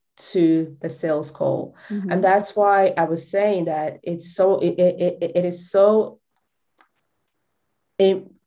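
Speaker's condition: Stutter; formerly very bad stutter; much improved from very bad; would sometimes freeze on sales calls; repeated sounds, repeated words

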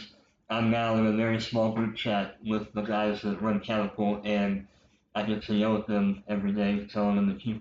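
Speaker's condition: Cleft lip and palate; congenital, with popliteal pterygium syndrome, over 30 operations until age 14 including lip and palate correction; speech impediment from cleft lip and palate

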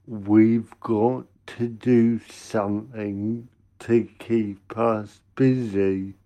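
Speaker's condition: Cerebral palsy; congenital

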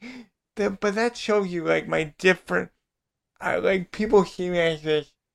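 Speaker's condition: Cerebral palsy, spastic quadriplegia

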